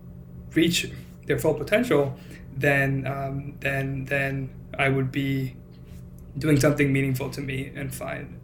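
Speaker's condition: Stuttering; lifelong since childhood, father also stutters, formerly covert; still stutters, including slips in medical school; gets stuck on words, worse with anxiety and depression, good and bad days; repeated words

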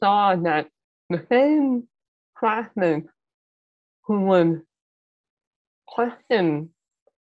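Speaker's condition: Muscular dystrophy; power wheelchair user

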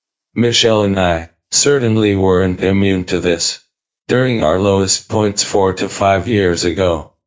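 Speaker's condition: ALS, speech-generating device; eight years since diagnosis, ventilator dependent via tracheostomy

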